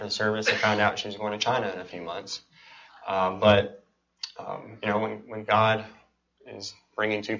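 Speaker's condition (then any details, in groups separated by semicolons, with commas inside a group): Cleft palate and cleft lip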